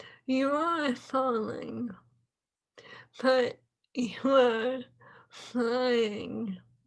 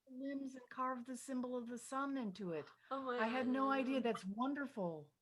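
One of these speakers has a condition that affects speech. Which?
The first: ALS; feeding device implanted after losing ability to eat; swallowing lost.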